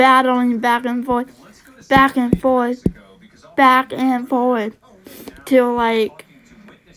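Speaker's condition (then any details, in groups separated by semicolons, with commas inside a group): Cerebral palsy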